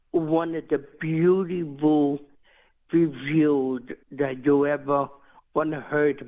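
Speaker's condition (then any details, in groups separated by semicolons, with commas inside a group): Cerebral palsy; diagnosed at 6 months, never expected to walk, later learned to walk, ran New York City Marathon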